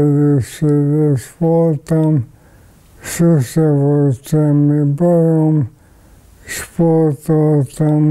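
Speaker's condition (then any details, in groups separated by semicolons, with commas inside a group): ALS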